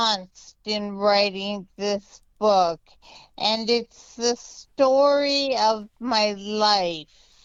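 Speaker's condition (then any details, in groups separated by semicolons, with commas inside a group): Multiple sclerosis; diagnosed at age 17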